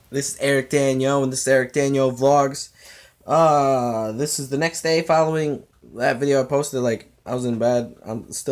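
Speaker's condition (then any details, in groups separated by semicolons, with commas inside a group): No condition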